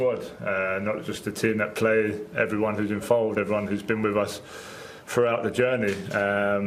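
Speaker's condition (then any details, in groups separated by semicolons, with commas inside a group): No condition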